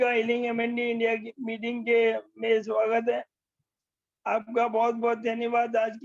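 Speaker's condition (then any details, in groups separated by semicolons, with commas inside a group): Motor neurone disease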